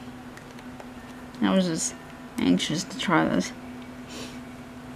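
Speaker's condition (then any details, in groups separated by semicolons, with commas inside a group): Cerebral palsy; hands affected, shaking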